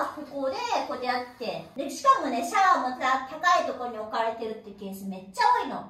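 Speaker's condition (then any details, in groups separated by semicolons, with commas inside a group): No condition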